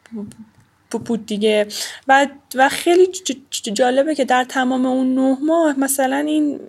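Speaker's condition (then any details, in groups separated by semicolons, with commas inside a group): Stuttering; treatment tried several times, never fully cured, worsens with age and stress, worse since thyroid cancer two years ago; stuttering worse than ever during recording; filler phrases to avoid blocking, word substitution, fluent in some situations, reading aloud difficult; repeated sounds, repeated words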